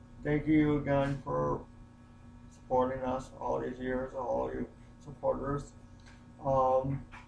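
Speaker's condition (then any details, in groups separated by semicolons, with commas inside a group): Spastic quadriplegic cerebral palsy; spastic quadriplegic, from birth, premature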